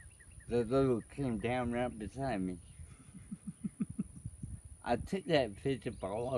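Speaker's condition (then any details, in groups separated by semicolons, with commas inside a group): Cerebral palsy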